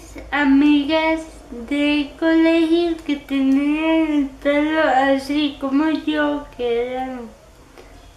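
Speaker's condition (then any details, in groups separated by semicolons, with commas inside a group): Cerebral palsy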